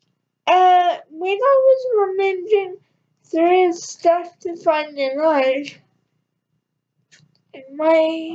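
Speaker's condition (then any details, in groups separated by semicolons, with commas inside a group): Cerebral palsy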